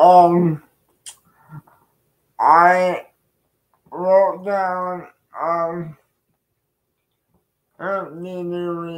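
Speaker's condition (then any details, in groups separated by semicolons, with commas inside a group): Cerebral palsy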